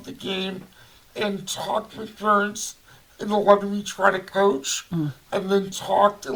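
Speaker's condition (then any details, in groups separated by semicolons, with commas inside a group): Cerebral palsy; voice affected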